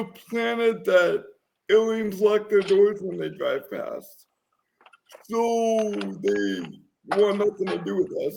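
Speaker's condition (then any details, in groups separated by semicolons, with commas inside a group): Cerebral palsy; uses wheelchair; voice affected by condition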